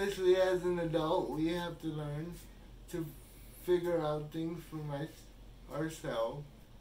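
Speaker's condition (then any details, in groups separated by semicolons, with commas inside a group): Cerebral palsy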